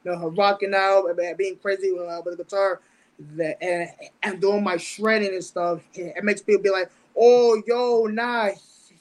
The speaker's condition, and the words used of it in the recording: Stuttering. I don't like to be on stage just talking and talking because my fear last time is that certain words will come out